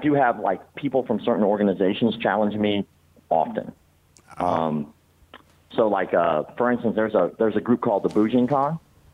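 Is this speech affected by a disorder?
Yes: cleft palate; congenital.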